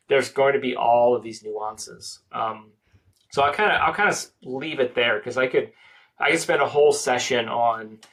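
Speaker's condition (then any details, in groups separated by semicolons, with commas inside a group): No condition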